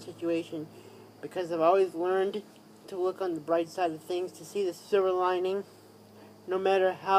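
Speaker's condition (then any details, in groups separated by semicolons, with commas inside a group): Cerebral palsy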